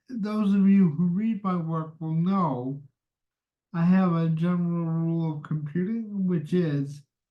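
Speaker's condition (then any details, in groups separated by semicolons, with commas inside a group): Cerebral palsy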